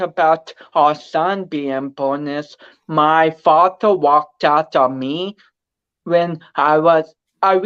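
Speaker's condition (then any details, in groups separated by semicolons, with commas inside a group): Cerebral palsy; affects balance, speech, coordination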